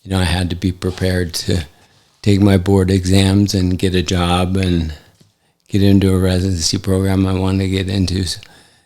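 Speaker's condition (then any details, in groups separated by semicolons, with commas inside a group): ALS; affects hand function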